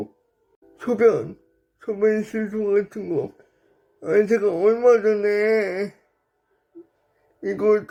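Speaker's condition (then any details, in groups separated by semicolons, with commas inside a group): Brain lesion disability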